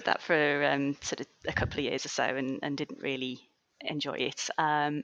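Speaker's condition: No condition

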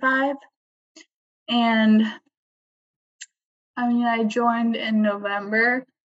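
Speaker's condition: ALS, limb onset; voice tires and gets close to being lost while talking

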